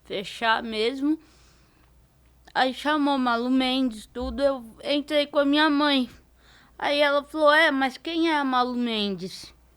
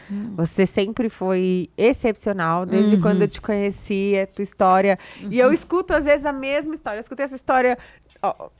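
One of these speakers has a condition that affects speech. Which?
The first: cerebral palsy; diparetic form.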